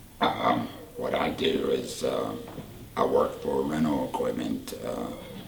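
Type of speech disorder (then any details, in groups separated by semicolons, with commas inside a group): Speech with a voice prosthesis; total laryngectomy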